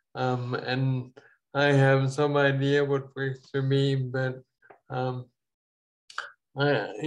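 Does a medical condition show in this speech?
Yes: ataxia; falls.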